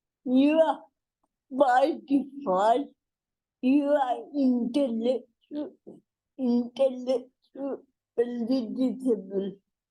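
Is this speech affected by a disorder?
Yes: cerebral palsy.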